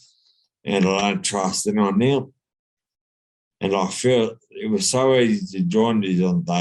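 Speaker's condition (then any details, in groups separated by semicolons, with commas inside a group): Brain injury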